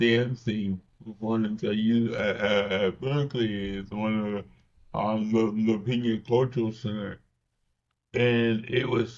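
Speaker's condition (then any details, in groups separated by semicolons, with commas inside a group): Cerebral palsy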